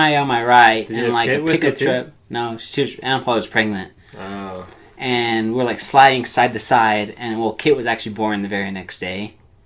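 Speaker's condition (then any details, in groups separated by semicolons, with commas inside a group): No condition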